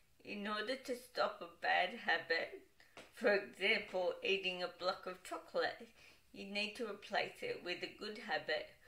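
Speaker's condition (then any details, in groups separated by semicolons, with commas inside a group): Cerebral palsy, dystonic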